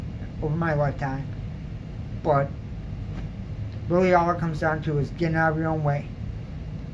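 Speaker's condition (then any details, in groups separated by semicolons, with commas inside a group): Cerebral palsy; mild; speech somewhat unclear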